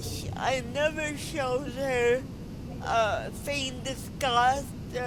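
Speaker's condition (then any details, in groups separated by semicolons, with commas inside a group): Cerebral palsy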